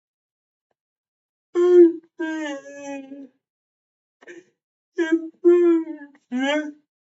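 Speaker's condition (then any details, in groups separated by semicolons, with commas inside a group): Cerebral palsy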